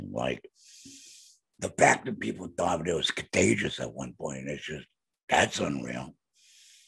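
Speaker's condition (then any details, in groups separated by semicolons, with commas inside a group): Laryngectomy, voice prosthesis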